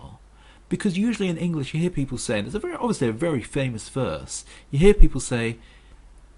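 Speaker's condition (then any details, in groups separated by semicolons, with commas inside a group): No condition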